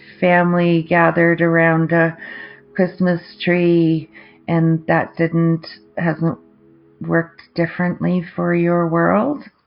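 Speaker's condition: Aphasia after stroke; in recovery, in speech therapy, aphasia improving; aphasia getting a lot better, choir singing lost with aphasia

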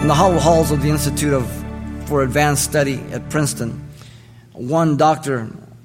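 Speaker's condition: No condition

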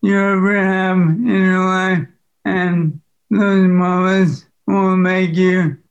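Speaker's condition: ALS; speech has declined

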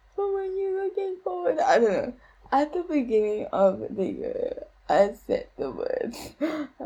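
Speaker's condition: Cerebral palsy; age 29

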